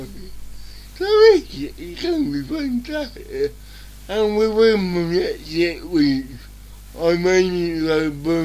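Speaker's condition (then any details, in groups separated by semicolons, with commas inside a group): Cerebral palsy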